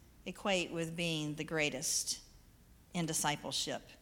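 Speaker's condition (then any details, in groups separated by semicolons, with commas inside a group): No condition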